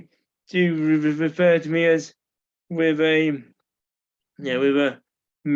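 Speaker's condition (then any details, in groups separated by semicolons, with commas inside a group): Cerebral palsy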